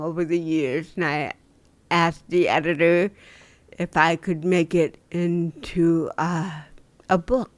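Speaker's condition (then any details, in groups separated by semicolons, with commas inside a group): Dystonia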